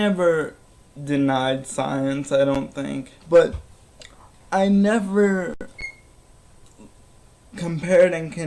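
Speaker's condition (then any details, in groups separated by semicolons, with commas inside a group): Cerebral palsy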